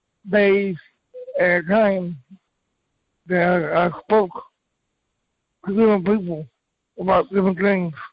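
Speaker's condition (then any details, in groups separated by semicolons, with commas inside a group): Cerebral palsy; from birth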